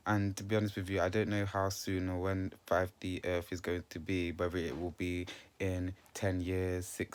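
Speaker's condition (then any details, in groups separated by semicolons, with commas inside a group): No condition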